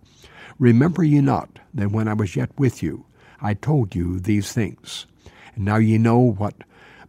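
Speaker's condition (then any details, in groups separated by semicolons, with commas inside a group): No condition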